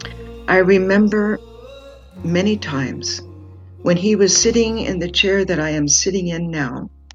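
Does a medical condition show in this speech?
No.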